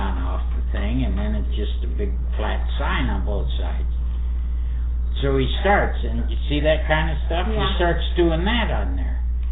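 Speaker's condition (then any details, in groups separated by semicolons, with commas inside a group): No condition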